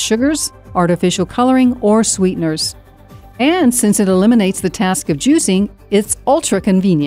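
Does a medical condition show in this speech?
No.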